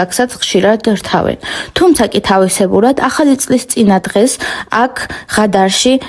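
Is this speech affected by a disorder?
No.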